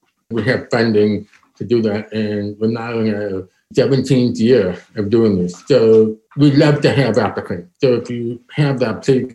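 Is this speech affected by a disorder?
Yes: deafness, profound; diagnosed at age four, no intervention first 3-4 years, mainstream schooling.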